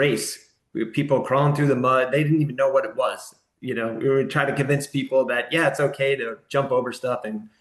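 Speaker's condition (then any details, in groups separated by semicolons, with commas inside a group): No condition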